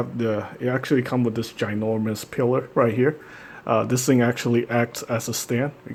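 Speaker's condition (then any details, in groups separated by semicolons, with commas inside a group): No condition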